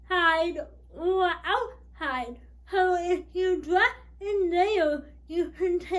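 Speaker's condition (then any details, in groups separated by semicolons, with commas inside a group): Cerebral palsy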